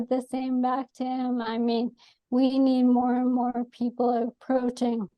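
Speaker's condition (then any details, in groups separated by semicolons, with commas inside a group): ALS; atypical case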